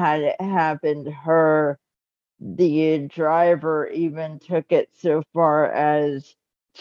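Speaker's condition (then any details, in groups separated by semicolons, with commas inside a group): Cerebral palsy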